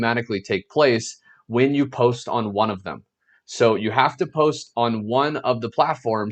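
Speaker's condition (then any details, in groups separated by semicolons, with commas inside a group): No condition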